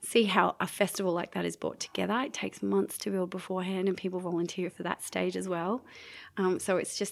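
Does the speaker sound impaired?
No.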